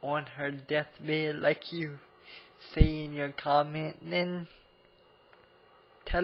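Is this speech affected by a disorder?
Yes: cerebral palsy; abnormal voice, can barely talk.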